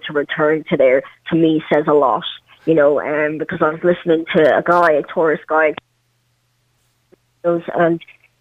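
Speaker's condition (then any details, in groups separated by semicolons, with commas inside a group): Cleft palate; congenital, prosthetic limb since 12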